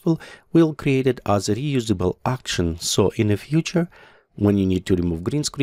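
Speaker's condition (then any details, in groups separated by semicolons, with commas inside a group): No condition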